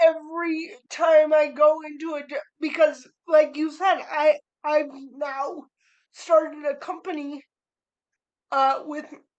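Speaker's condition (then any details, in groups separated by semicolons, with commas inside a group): Cerebral palsy; spastic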